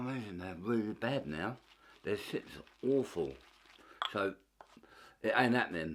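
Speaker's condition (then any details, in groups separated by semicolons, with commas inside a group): Tongue cancer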